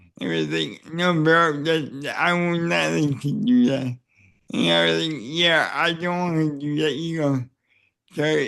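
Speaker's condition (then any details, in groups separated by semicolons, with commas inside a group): Cerebral palsy; neck surgery went badly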